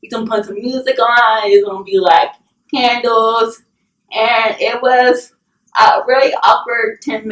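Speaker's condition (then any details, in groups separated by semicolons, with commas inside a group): Cerebral palsy; scoliosis, spine and leg surgery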